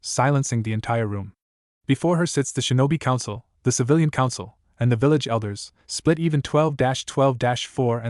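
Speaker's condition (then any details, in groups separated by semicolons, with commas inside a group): No condition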